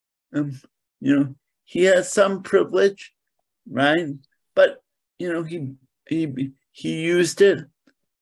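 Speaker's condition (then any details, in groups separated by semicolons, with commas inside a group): Cerebral palsy; very spastic presentation, moves deliberately, has to think about motions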